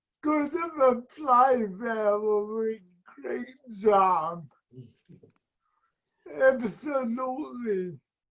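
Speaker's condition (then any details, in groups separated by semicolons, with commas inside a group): Speech and mobility impairment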